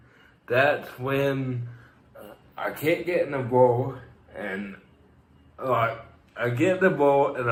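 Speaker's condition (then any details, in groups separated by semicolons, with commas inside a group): Cerebral palsy; from birth, tight muscles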